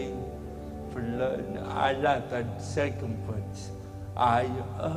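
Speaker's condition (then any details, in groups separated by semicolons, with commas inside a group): Cerebral palsy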